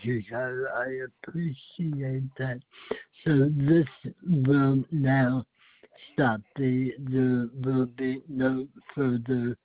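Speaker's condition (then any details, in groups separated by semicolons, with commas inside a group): Speech impediment; has to talk slow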